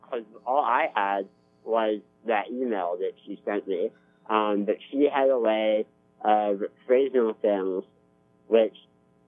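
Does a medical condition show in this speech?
Yes: spinal muscular atrophy; type 2, congenital, never able to walk or crawl, wheelchair since age 2.5, weighs 65 pounds; better jaw muscles since Spinraza.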